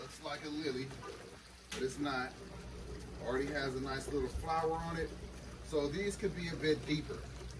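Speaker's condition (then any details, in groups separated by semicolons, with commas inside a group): No condition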